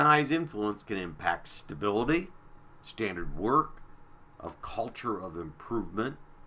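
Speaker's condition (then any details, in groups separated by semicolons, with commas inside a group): No condition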